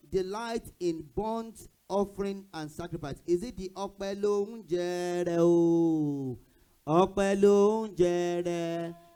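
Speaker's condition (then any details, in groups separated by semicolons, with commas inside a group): No condition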